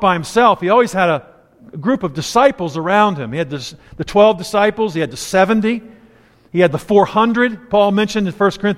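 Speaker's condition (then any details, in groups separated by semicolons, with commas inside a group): No condition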